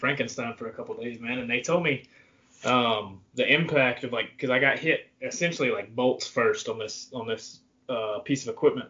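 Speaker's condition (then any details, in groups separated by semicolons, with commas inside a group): No condition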